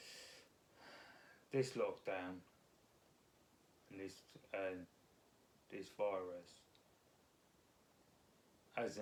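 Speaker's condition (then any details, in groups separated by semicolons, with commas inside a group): Multiple sclerosis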